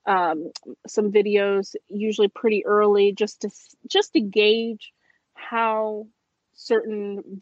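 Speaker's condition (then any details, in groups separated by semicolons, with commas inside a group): No condition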